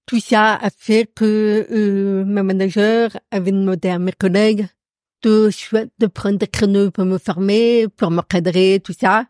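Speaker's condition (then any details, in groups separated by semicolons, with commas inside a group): Profound congenital deafness; accent from deafness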